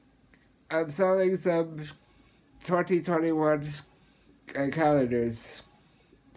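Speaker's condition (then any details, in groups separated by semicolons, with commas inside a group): Muscular dystrophy, Duchenne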